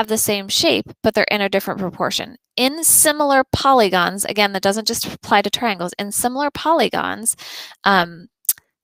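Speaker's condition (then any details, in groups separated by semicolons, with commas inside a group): No condition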